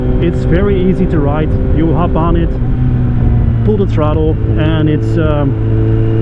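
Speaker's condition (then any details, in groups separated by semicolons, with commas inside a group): No condition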